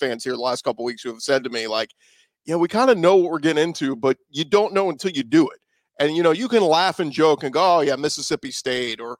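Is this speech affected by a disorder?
No.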